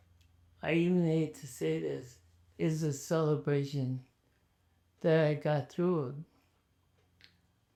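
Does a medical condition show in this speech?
Yes: ALS.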